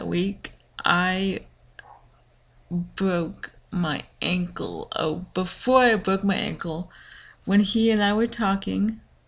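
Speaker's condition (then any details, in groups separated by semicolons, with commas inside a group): Cerebral palsy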